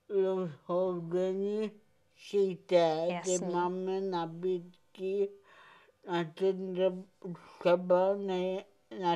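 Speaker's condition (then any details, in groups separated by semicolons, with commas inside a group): Cerebral palsy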